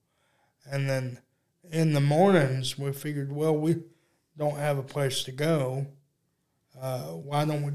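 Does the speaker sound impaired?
Yes: cerebral palsy; uses electric wheelchair.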